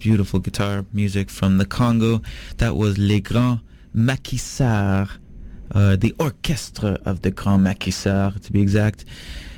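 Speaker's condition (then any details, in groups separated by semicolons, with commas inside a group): No condition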